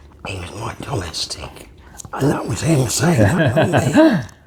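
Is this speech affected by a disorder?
Yes: laryngectomy; permanent tracheostomy.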